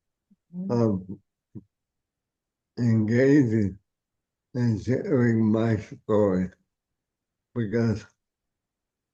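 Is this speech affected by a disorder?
Yes: ALS.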